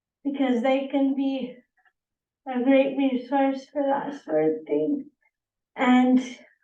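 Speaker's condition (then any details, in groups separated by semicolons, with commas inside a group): Cerebral palsy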